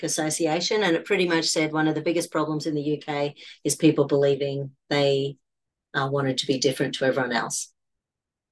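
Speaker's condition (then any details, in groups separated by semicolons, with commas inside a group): No condition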